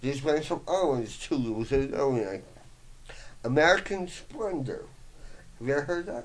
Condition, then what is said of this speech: Brain injury. That's because I have a bit of a speech impediment.